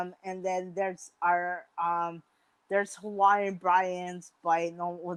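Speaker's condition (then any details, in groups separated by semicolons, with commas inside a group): Mild cerebral palsy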